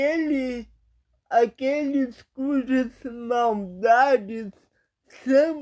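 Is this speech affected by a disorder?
Yes: paralysis.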